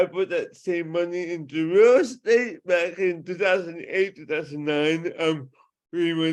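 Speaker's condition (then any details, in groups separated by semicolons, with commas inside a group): Cerebral palsy; speech impediment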